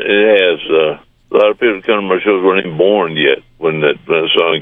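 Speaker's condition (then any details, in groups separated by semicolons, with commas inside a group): Parkinson's disease; walking not yet as wanted, taking exercise classes, recently back to working out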